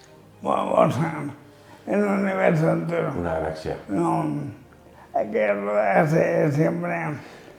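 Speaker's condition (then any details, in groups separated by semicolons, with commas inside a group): Amyotrophic lateral sclerosis (ela)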